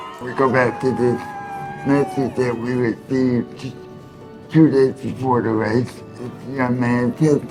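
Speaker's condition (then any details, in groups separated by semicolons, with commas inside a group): Cerebral palsy; verbal, can articulate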